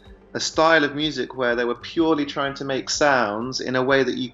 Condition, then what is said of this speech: No condition.